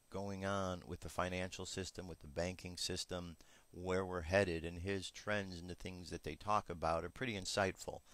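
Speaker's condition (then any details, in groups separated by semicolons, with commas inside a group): No condition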